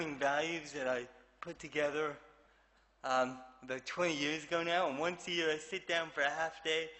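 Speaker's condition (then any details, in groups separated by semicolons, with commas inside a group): Cerebral palsy; affects movement and speech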